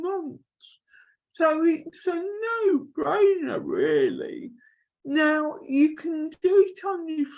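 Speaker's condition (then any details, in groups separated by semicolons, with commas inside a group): Cerebral palsy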